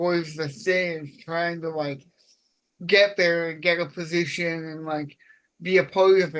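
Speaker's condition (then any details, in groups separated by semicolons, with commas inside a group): Cerebral palsy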